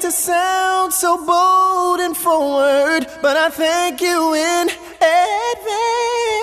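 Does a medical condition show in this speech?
No.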